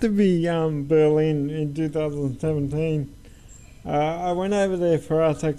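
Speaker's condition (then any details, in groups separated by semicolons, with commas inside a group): Cerebral palsy; joining via Zoom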